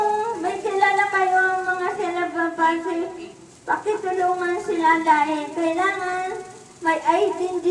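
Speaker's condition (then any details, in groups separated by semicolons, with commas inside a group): Cerebral palsy; needs handrails to stand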